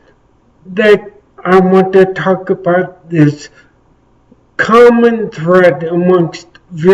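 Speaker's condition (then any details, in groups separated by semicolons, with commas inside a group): Traumatic brain injury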